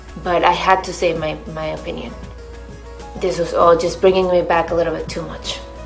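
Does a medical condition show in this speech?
No.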